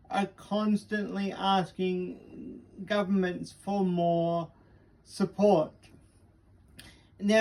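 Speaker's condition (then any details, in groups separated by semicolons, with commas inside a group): Cerebral palsy; lack of oxygen after premature birth, extremely tight muscles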